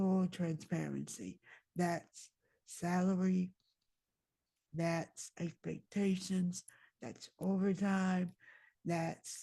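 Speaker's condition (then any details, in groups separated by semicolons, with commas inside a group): Myasthenia gravis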